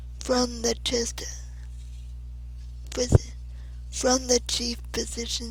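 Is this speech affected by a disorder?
Yes: cerebral palsy.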